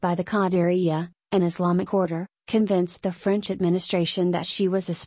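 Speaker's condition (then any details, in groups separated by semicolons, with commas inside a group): No condition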